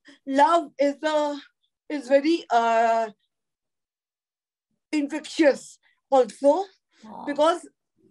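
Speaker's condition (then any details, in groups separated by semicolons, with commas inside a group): Cerebral palsy; floppy limbs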